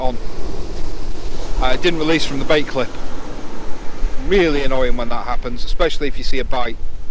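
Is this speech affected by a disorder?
No.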